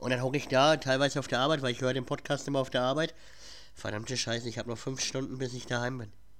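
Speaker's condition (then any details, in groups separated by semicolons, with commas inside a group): Cleft palate; has a cold at recording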